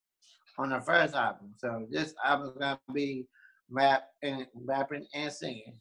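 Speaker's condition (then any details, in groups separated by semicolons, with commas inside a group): Down syndrome; born with Down syndrome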